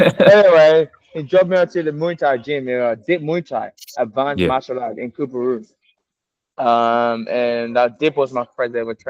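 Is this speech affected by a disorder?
No.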